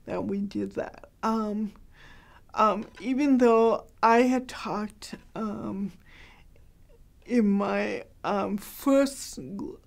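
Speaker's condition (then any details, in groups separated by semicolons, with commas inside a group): Cerebral palsy, mild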